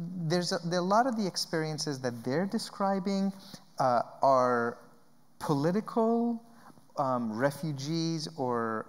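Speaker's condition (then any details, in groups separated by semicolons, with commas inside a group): No condition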